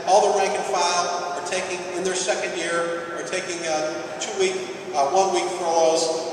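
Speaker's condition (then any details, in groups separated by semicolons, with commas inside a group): No condition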